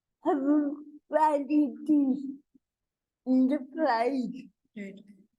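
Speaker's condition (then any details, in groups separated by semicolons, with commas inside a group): Cerebral palsy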